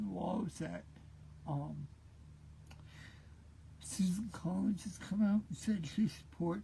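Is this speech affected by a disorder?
Yes: cerebral palsy; present since birth.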